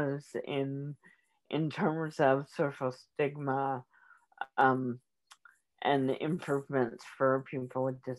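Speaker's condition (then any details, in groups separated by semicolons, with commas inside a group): Cerebral palsy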